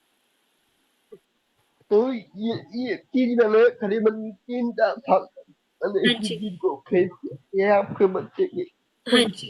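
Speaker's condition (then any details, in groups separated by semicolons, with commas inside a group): Cerebral palsy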